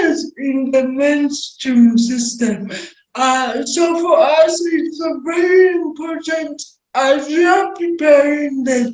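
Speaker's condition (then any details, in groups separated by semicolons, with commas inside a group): Cerebral palsy; speech may be hard to understand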